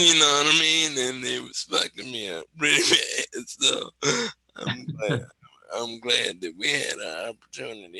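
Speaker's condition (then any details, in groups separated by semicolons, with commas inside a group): Cerebral palsy; wheelchair user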